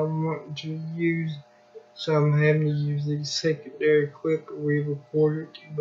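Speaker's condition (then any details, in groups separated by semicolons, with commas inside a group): Cerebral palsy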